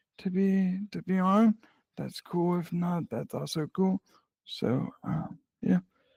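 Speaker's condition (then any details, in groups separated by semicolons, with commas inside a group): Cerebral palsy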